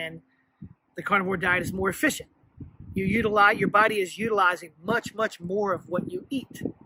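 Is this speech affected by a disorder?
No.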